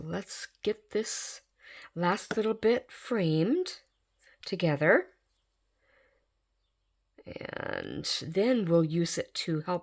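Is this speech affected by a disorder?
No.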